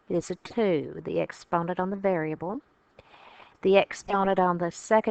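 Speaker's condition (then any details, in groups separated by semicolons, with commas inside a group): No condition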